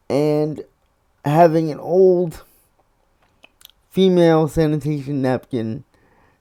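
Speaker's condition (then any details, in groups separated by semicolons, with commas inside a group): Cerebral palsy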